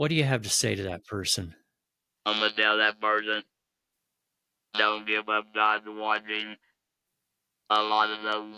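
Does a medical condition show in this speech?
Yes: laryngectomy, electrolarynx; diagnosed about a year ago, no current cancer signs.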